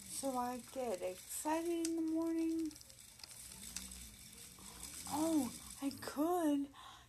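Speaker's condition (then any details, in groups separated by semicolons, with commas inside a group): Brain injury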